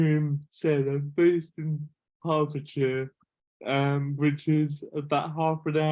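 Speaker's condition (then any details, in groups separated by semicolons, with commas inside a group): Cerebral palsy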